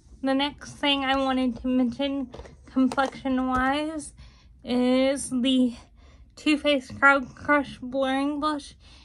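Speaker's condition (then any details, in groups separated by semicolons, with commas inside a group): Cerebral palsy, spastic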